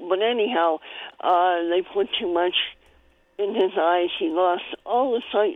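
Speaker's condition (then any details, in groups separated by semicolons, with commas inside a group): Cleft palate; congenital cleft palate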